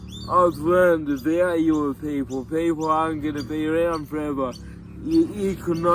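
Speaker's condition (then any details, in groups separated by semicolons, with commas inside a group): Cerebral palsy; from birth, tight muscles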